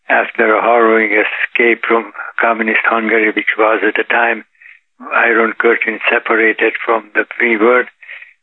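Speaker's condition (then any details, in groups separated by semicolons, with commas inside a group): Parkinson's disease; now 84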